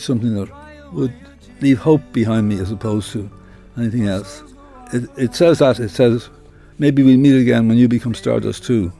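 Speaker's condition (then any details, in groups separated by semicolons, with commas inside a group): Parkinson's disease; progressive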